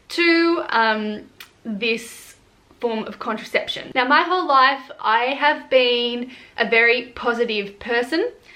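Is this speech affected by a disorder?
No.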